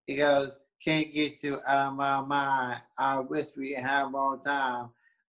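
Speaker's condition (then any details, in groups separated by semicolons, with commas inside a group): Down syndrome; born with Down syndrome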